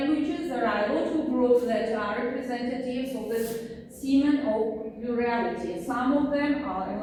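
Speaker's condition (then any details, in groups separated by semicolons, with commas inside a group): No condition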